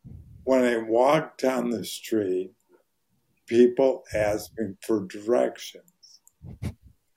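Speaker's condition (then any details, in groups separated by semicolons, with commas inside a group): ALS; voice very hoarse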